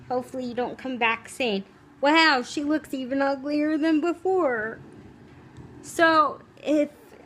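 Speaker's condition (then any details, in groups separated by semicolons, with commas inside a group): Cerebral palsy, spastic, severe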